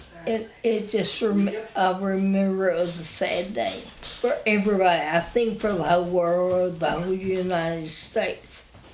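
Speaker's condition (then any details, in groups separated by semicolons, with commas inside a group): Spinal ataxia; wheelchair user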